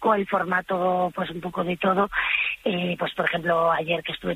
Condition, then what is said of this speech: Vocal nodules. Digo, no, es que tengo la voz rota, de verdad.